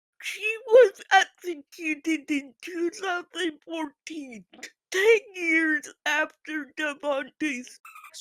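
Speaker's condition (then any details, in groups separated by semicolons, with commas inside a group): Physical speech impairment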